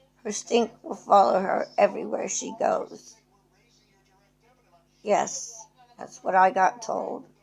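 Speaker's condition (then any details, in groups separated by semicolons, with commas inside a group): Cerebral palsy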